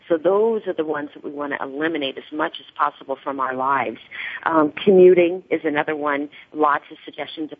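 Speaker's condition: No condition

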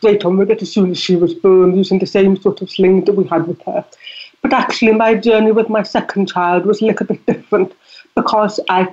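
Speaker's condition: Deafness; deafness audible in voice

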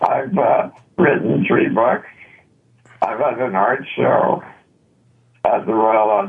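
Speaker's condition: Spinal muscular atrophy; complete quadriplegia from spinal muscular atrophy, personal assistance for bathing, toileting, transportation, formerly chronic care hospital

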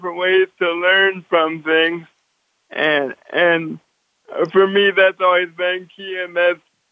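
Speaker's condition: Cerebral palsy; walks with walker

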